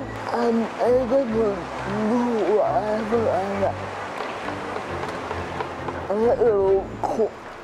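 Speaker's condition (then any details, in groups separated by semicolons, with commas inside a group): Cerebral palsy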